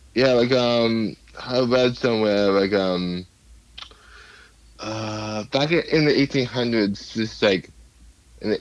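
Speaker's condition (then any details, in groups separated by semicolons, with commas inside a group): Cerebral palsy; cerebral palsy from birth, lifelong, affects speech and physical abilities; hard for others to understand at first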